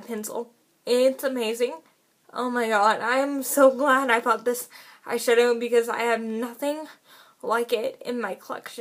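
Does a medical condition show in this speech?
Yes: cerebral palsy, spastic.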